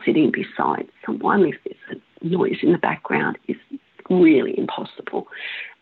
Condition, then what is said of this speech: Spasmodic dysphonia. I have strategies like actually holding my voice box while I speak.